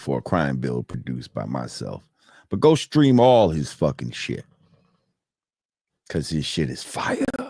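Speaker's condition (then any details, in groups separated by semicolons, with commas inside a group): No condition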